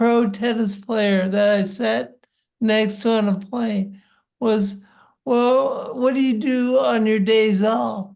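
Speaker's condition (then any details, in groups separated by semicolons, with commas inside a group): Parkinson's disease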